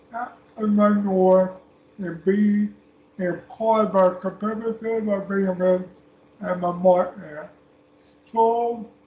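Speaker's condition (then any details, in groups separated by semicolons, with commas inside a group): Speech impairment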